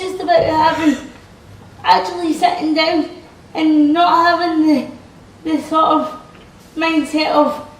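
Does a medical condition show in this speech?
Yes: cerebral palsy.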